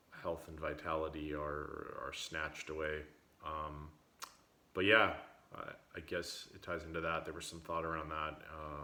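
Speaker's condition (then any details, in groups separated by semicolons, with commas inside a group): No condition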